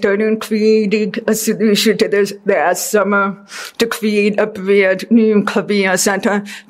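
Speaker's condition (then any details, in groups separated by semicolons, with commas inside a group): Deafness; deaf since childhood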